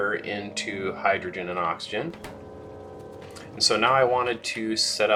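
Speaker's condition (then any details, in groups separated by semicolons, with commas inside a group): No condition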